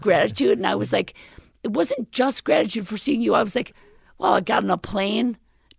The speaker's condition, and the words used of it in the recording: Vocal cord paralysis. So what you hear now is temporary, but...